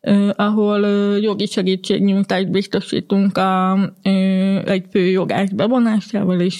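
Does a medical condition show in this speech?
Yes: hearing loss; relies on lipreading; uses live speech-to-text captioning, oral interpreting, colleague re-articulates in groups; communicates in spoken language.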